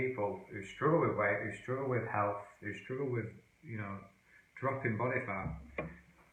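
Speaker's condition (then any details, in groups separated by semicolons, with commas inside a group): No condition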